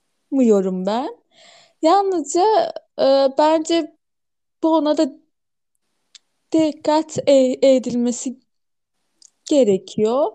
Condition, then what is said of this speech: Stuttering. Sonra ben böyle sakin sakin şey dedim işte anlamışsınızdır yani ben kekemeyim ve beklerseniz de söyleyeceğim.